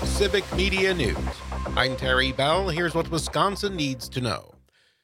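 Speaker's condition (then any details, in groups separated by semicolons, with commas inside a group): No condition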